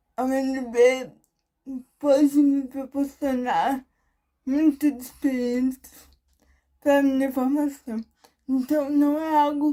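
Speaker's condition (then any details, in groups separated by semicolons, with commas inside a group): Cerebral palsy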